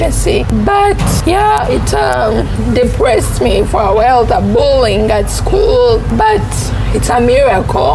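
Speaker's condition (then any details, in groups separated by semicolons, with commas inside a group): Cerebral palsy; hearing difficulty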